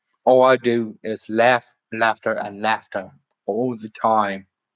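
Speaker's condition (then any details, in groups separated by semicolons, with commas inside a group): Down syndrome; later diagnosed with autism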